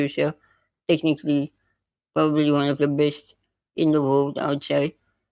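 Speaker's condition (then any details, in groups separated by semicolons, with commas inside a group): Spinal muscular atrophy type 2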